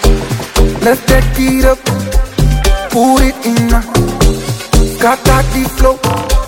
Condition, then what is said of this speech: No condition.